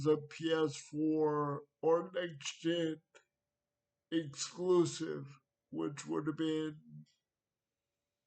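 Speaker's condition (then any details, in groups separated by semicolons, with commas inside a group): Cerebral palsy; wheelchair, needs transfer help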